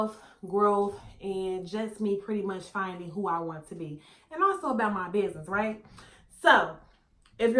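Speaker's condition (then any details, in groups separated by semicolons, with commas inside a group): No condition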